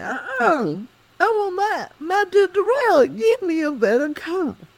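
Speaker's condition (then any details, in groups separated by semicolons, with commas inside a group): Cerebral palsy; speech affected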